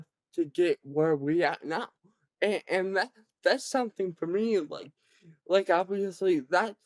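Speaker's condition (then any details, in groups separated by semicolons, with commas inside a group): Cerebral palsy, severe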